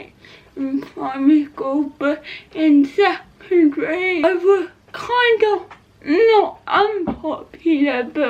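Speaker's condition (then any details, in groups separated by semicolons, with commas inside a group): Cerebral palsy; not quadriplegic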